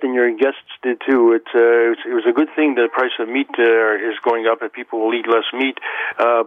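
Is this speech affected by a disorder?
No.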